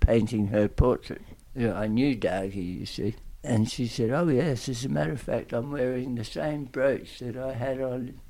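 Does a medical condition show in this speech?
Yes: tongue cancer, aggressive; lasting speech and swallowing problems, still present to a certain extent.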